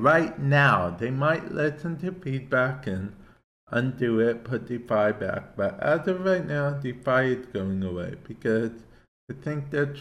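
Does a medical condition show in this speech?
Yes: cerebral palsy; affects speech to an extent, listener asked why speech sounds as it does.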